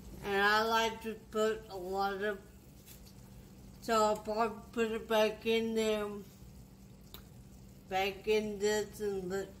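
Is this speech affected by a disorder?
Yes: traumatic brain injury.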